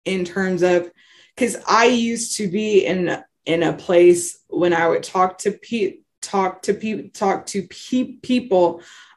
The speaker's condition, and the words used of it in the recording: Stuttering. Although i stutter there's lots of folks who need to hear what I have to to to say.